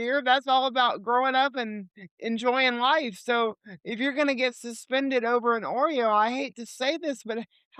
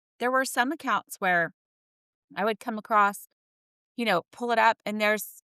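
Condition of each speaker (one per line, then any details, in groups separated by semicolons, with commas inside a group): Cerebral palsy; limited mobility, legs
No condition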